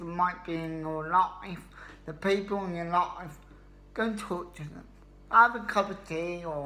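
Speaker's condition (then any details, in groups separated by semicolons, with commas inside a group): Cerebral palsy; obvious speech impediment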